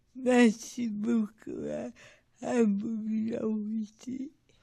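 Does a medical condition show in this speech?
Yes: cerebral palsy.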